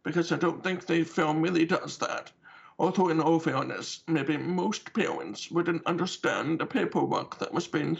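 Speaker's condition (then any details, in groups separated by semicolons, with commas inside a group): Deafness with cochlear implant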